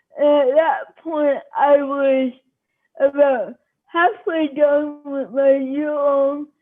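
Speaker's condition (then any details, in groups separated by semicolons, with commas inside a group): Cerebral palsy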